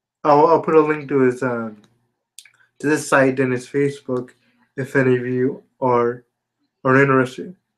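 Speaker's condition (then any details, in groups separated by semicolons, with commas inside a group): Spastic quadriplegia cerebral palsy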